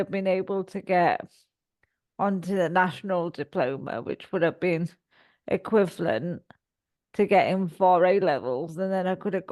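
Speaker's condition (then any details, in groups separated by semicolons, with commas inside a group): Cerebral palsy; all four limbs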